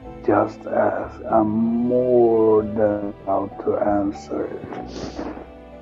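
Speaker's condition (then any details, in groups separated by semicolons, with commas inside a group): Multiple sclerosis; progressive form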